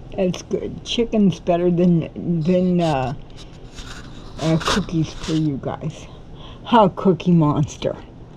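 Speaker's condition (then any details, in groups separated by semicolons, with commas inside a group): Cerebral palsy; cannot walk, crawls to get around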